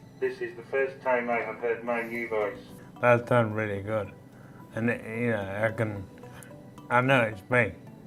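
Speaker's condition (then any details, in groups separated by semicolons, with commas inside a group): Motor neurone disease; speech effortful, slightly slurred, uses synthetic voice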